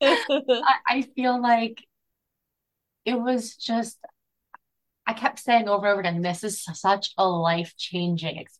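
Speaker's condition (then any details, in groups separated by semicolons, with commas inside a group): Stutter; covert for most of life, hidden and never discussed at previous 6-year job; recently owns and discloses stutter since NSA conference in Florida, comfortable stuttering at new job; stutters less after disclosing, spoke fluently enough in interview to go unnoticed; prolonged sounds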